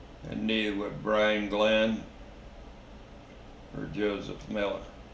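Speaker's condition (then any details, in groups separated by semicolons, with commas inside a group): Traumatic brain injury; slurred speech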